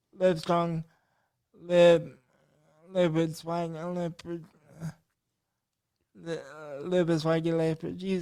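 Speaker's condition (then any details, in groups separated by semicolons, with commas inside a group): Cerebral palsy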